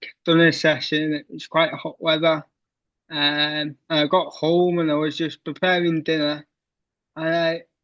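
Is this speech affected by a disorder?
Yes: cerebral palsy.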